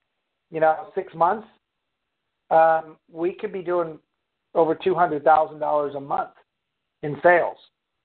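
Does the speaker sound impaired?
No.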